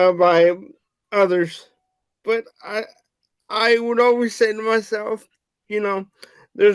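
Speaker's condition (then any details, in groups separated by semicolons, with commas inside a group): Cerebral palsy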